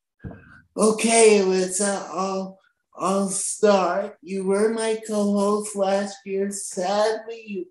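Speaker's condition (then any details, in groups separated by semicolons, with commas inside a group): Cerebral palsy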